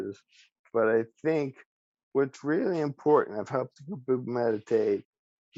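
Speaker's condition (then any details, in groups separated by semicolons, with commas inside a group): ALS; speech still preserved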